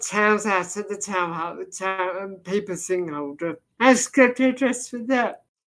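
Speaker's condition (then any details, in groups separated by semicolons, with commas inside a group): Deafness, severe; hears noises but cannot identify them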